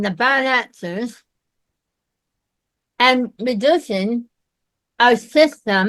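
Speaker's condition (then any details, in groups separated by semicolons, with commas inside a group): Myasthenia gravis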